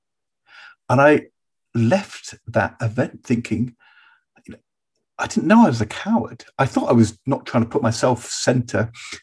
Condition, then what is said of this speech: Stuttering. And, you know, ever since then, ever since I went public, I stammer all the time.